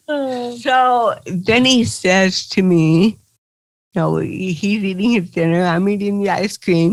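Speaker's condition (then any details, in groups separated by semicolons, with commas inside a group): Cerebral palsy; from birth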